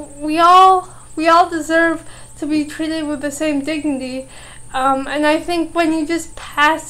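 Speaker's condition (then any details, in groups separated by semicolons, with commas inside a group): Cerebral palsy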